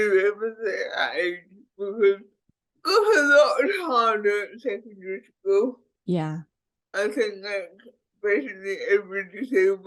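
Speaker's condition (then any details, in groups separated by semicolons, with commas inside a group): Cerebral palsy; speech impediment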